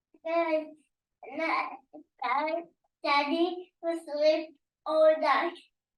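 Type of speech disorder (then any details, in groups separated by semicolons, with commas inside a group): Dysarthria; DDX3X syndrome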